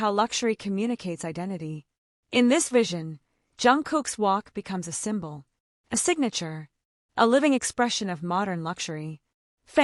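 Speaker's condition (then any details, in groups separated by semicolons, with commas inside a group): No condition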